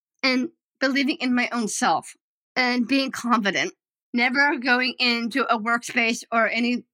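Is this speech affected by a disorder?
Yes: Down syndrome; developmental disability.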